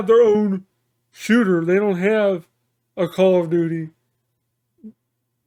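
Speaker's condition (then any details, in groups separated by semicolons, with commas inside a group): Cerebral palsy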